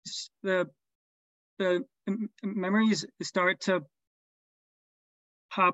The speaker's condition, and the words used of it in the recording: Stuttering. Now I know I'm gonna stutter. I'm not afraid of it. I know that I'm going to.